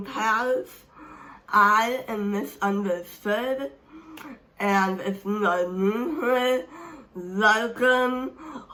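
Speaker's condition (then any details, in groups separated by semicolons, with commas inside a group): Speech impairment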